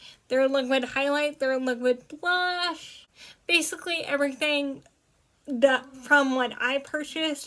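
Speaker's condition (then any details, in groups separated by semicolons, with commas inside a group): Cerebral palsy; spasticity in hands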